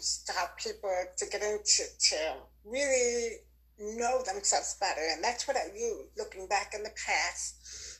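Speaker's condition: Deafness; born with normal hearing

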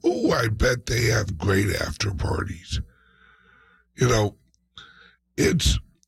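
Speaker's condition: Speech impediment, mild; slight speech impediment

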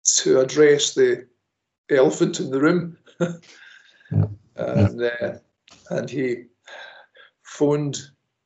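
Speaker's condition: Stammer; restrictive through life until Maguire speech recovery program about 21 years ago; says currently pretty sloppy, not best example of Maguire program; repeated sounds, blocks

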